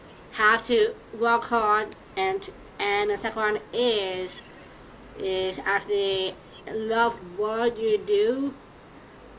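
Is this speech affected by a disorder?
Yes: Down syndrome; congenital.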